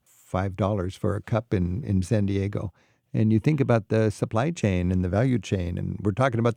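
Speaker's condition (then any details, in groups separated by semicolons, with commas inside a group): No condition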